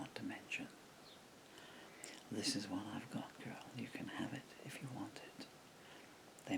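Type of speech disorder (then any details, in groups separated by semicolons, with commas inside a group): Bulbar dysarthria; progressive bulbar palsy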